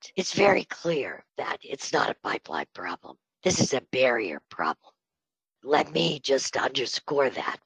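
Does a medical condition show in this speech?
Yes: spasmodic dysphonia; on Botox treatment.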